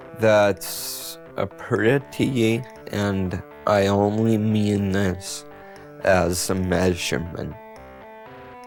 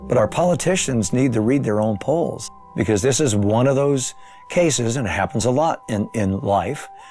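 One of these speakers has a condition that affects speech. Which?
The first: multiple sclerosis; severe shaking.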